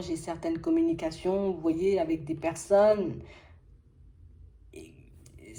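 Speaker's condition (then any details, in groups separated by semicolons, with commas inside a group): No condition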